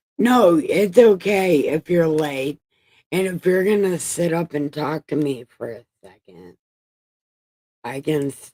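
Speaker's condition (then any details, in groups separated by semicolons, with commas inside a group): Brain injury; about 10 years after injury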